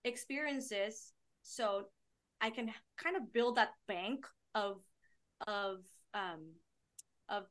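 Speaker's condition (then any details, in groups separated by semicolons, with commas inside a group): Stuttering; stuttering since childhood, grew up in the Philippines, covert, never had speech therapy, Self-Coaching Scholars curriculum by Brooke Castillo; fluency varies by month and day, some days cannot use phone without stuttering; blocks, stumbles on words, switches words to sound fluent, cannot swap medical terms, stutters less when confident; repeated words, prolonged sounds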